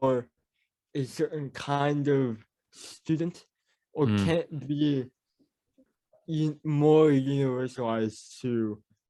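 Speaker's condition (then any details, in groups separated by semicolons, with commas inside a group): Cerebral palsy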